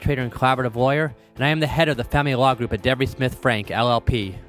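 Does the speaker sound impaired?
No.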